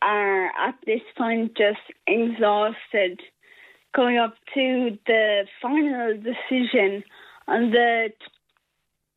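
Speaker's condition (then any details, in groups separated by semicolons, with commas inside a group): Friedreich's ataxia; rare progressive neuromuscular disease, nerve damage, muscle weakness, mobility loss, awaiting HSE reimbursement of Skyclarys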